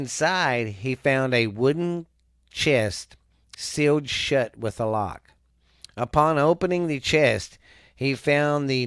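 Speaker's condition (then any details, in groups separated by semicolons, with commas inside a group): No condition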